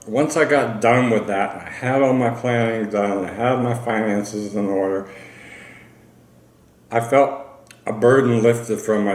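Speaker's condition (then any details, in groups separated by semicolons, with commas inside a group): ALS, slowly progressive; difficulty swallowing, speaking harder at day's end, breathless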